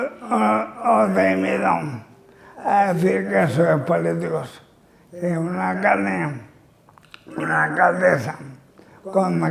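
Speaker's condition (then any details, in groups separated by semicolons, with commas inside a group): Amyotrophic lateral sclerosis (ela)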